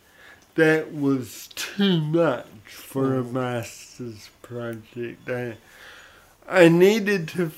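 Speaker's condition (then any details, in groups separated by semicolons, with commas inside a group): Cerebral palsy; odd sort of voice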